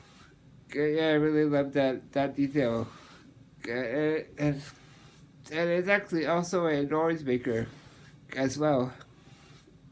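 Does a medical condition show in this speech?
Yes: muscular dystrophy, Duchenne.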